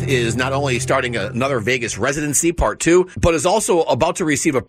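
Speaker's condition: No condition

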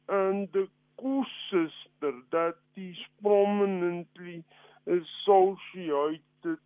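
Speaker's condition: Cerebral palsy; affects speed of communication

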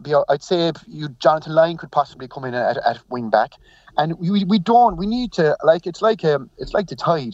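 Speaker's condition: No condition

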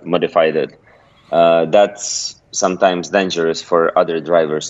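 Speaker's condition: No condition

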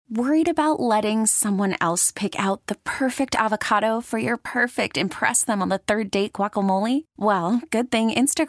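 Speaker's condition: No condition

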